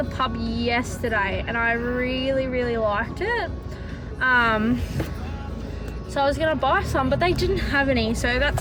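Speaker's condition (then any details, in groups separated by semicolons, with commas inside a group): No condition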